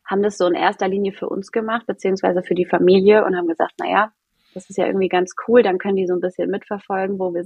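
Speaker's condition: No condition

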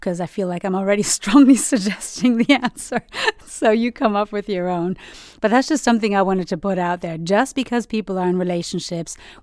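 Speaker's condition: No condition

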